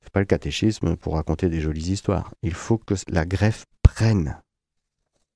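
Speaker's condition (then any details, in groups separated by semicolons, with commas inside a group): No condition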